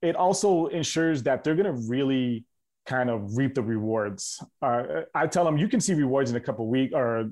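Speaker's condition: No condition

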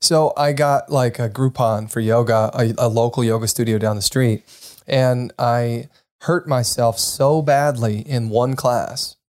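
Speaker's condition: No condition

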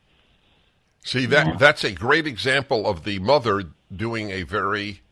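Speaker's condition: No condition

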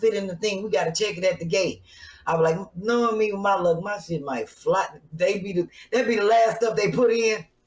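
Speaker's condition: No condition

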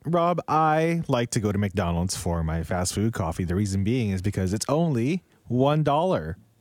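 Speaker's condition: No condition

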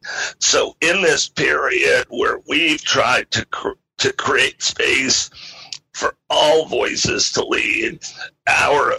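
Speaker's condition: Spasmodic dysphonia; adult onset

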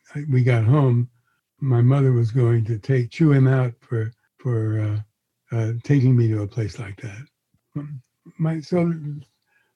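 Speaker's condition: Parkinson's disease; progressive

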